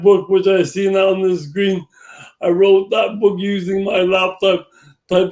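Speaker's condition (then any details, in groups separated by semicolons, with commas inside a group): Brain injury; could not speak or eat, tube fed, speech therapy, speech improving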